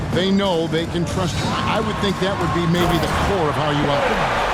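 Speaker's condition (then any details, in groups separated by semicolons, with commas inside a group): No condition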